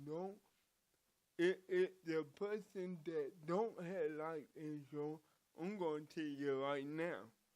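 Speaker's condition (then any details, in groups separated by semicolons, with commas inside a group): Cerebral palsy; from birth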